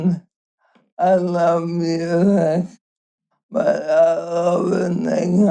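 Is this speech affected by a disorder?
Yes: ALS; speaks softly, uses eye-gaze speech-generating device.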